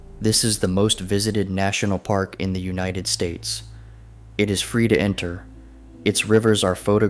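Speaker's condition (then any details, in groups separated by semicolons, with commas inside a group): No condition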